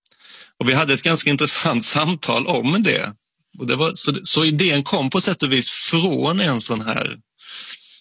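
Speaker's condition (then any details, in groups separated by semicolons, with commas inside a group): No condition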